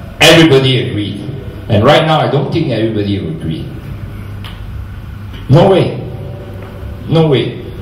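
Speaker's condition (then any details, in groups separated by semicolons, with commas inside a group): No condition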